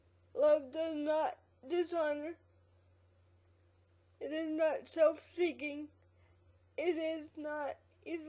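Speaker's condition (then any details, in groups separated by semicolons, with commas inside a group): Quadriplegic cerebral palsy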